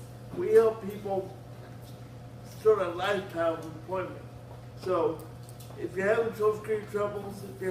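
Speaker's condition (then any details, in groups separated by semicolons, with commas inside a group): Cerebral palsy; wheelchair user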